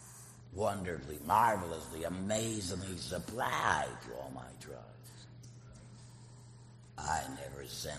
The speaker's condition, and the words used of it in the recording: Laryngectomy. God kindly gave me an artificial voice, and his people have kindly allowed me to continue to preach.